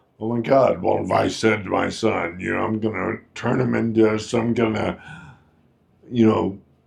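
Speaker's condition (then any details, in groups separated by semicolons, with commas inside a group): Friedreich's ataxia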